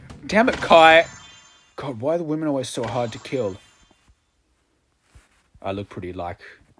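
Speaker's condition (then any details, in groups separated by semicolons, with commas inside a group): No condition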